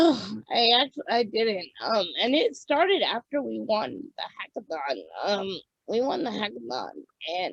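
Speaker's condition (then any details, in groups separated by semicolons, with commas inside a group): Cerebral palsy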